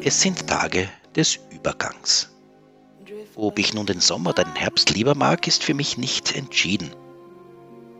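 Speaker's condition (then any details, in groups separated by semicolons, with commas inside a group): No condition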